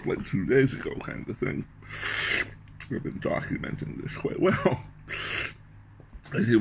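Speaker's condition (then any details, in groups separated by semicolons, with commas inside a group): Glossectomy with reconstructed tongue; tongue cancer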